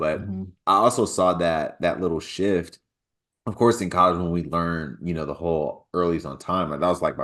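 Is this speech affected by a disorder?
No.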